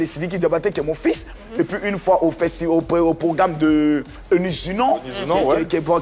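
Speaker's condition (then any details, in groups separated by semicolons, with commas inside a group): No condition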